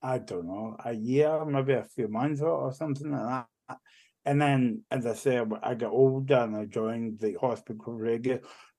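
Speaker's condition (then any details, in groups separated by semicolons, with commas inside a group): Cerebral palsy; cerebral palsy affecting right side, used Zimmer frame when younger, school physio to walk unaided; childhood speech hard for others to understand, speech therapy at school, learned to talk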